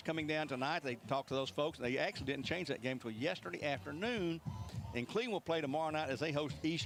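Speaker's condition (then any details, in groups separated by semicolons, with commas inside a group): No condition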